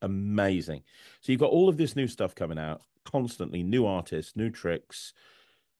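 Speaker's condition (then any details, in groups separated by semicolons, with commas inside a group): No condition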